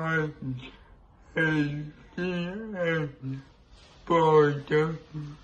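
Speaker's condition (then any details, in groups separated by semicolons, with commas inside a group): Cerebral palsy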